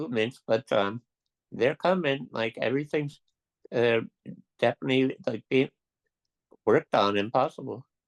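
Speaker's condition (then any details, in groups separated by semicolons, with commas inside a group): Duchenne muscular dystrophy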